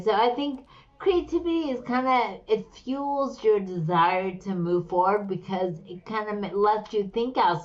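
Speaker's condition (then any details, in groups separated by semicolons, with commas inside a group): Slurred speech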